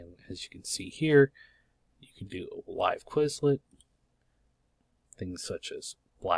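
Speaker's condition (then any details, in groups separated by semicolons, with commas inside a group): No condition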